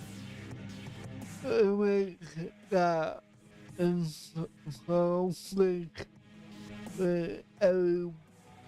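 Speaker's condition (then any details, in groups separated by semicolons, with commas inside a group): Cerebral palsy; affects voice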